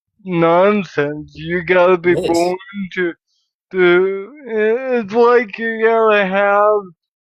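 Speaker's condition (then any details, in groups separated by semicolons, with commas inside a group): Cerebral palsy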